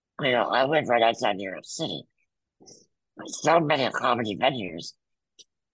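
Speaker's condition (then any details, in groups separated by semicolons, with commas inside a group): Muscular dystrophy; congenital, wheelchair user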